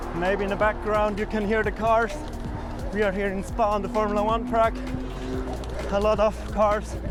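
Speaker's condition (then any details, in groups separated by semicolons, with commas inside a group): No condition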